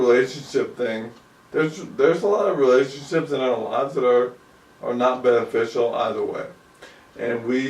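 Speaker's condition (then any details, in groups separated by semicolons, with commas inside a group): ALS; about 2 years since onset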